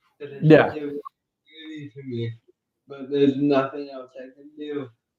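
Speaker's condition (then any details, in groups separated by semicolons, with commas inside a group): Cerebral palsy; uses one hand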